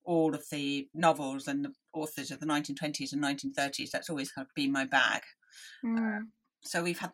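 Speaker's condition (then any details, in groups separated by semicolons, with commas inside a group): Deafness; hopeless and unwieldy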